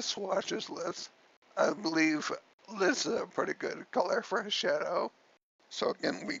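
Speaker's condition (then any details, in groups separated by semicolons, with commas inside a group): Cerebellar ataxia from brain tumour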